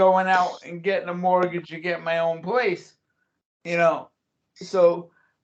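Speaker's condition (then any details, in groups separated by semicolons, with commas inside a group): Cerebral palsy; since childhood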